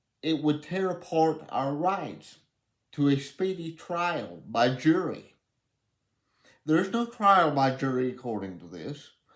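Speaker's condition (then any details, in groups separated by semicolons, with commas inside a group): Cerebral palsy; wheelchair user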